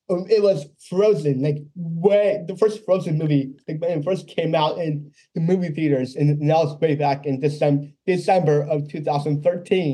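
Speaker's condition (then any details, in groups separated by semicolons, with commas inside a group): Down syndrome; congenital, lifelong; age 26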